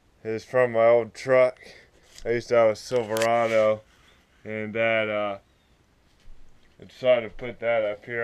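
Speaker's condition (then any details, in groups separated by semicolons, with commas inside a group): Cerebral palsy; spastic, affects walking and legs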